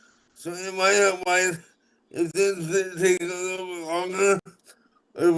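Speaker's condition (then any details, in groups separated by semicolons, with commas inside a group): Cerebral palsy; wheelchair user; audible speech impairment, variable days, sometimes not understood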